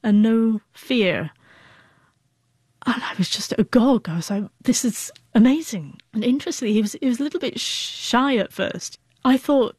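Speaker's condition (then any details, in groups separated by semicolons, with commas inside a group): Stammer; stammer hidden about 10 years by age 16 in 1997; joined British Stammering Association on advice of Scatman John (John Larkin); hid stammer by withdrawing, spoke little, terrified of phone, typing felt like artificial fluency; repeated sounds, prolonged sounds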